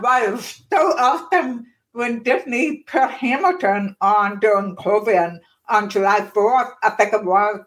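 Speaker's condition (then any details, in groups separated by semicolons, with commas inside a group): Profound deafness, born profoundly deaf, cochlear implant; one cochlear implant aids lip reading, noise defeats it, other ear unaided, reprogrammed after upgrades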